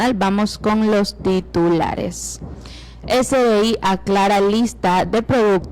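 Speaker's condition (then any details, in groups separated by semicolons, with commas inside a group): No condition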